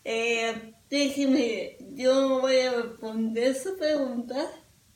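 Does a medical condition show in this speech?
Yes: cerebral palsy; speech affected, improves with exercise and speech therapy but never normal, sounds drunk, talks a lot.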